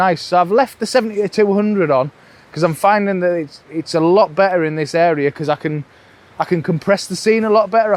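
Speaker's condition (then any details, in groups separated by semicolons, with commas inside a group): No condition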